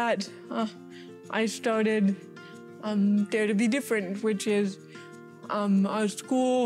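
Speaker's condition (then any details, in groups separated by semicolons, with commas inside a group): Cerebral palsy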